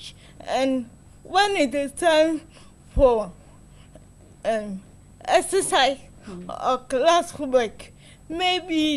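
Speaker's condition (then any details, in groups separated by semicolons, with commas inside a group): Cerebral palsy; involuntary body movements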